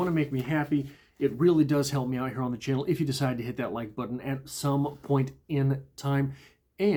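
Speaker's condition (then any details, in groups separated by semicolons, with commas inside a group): No condition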